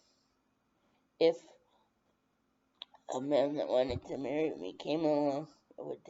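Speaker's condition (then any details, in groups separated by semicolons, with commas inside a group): Brain injury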